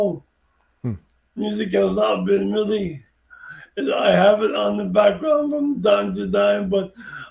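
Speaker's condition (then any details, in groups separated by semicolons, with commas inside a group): Brain injury; speech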